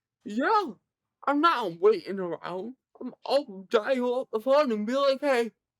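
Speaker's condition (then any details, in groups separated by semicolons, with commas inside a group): Cerebral palsy, severe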